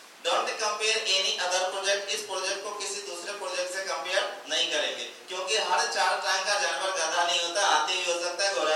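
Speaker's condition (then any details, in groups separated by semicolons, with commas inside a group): No condition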